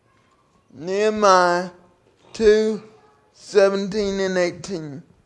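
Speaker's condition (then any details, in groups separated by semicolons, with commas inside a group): Cerebral palsy; from birth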